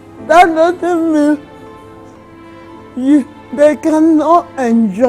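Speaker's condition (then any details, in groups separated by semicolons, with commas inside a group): Cerebral palsy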